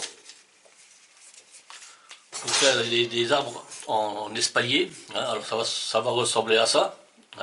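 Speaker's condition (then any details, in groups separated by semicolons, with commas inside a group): No condition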